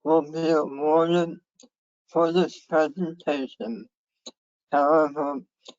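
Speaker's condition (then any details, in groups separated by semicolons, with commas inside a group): Head and neck cancer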